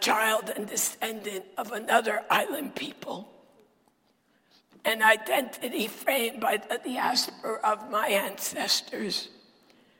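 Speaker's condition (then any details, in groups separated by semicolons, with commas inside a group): Dysphonia; sultry voice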